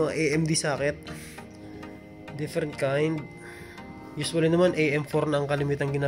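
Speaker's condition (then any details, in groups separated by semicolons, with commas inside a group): No condition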